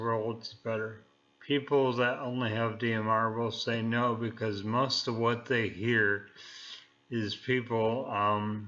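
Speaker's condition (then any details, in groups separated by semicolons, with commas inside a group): Neurological disease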